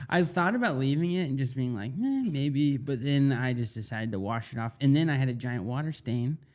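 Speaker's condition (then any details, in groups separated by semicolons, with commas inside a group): No condition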